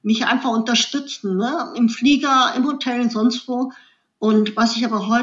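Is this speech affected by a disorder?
Yes: cleft lip and palate; congenital cleft lip, jaw and palate, infant feeding problems, 16 operations by age 18, facial scars; paralysis from showjumping fall near age 20, C3-C6 fractures, front neck plate, four rear screws; after accident five months tube feeding, saliva swallowing not allowed, later esophagus surgery.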